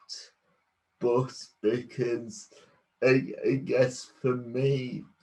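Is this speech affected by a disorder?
Yes: cerebral palsy.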